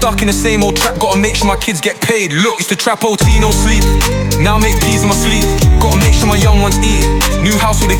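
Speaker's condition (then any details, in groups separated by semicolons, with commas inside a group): No condition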